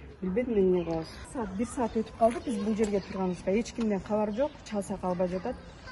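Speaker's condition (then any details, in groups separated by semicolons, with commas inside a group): No condition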